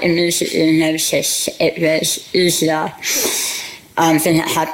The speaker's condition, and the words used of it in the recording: Tongue cancer surgery. Because it's easier for me to speak and because people react more comfortably with my speech now.